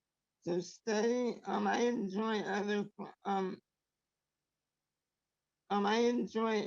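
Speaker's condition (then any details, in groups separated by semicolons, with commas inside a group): Traumatic brain injury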